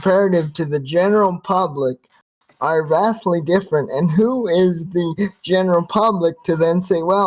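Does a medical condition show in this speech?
Yes: cerebral palsy, spastic quadriplegia, severe.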